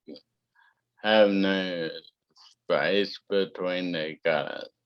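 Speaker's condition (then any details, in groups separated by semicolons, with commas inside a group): Cerebellar ataxia; speech affected, hard to understand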